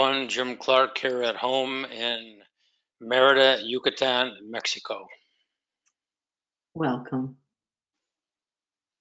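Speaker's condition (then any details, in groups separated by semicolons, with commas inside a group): No condition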